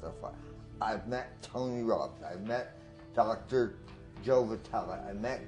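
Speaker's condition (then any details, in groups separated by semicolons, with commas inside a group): Voice box damage from tracheostomy; ongoing voice challenge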